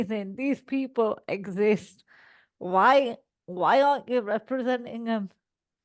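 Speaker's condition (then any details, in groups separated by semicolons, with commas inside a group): Cerebral palsy; all four limbs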